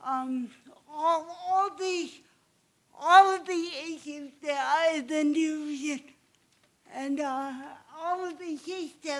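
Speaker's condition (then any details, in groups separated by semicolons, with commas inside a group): Cerebral palsy; obvious speech impairment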